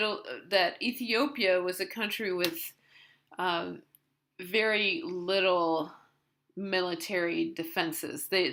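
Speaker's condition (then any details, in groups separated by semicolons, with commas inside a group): No condition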